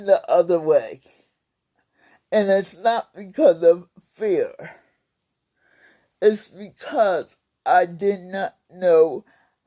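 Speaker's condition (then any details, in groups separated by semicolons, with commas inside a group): Cerebral palsy; several unnoticed strokes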